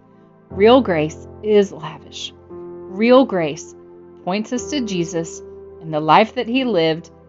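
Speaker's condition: No condition

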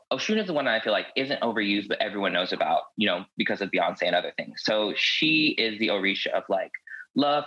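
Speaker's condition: No condition

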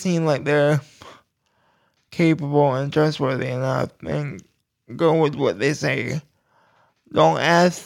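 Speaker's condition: Cerebral palsy; low voice

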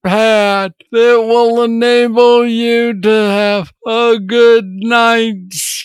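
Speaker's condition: Parkinson's disease; clear on good days

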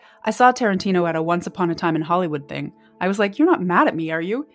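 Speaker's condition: No condition

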